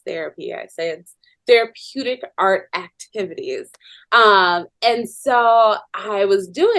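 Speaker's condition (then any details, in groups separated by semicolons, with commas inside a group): No condition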